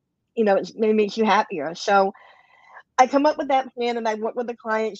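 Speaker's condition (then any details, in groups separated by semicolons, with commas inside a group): Cleft lip and palate, bilateral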